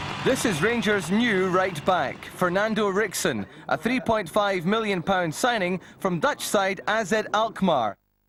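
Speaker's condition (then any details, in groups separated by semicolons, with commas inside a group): No condition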